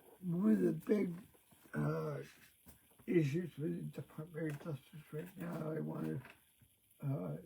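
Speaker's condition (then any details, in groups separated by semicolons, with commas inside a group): Cerebral palsy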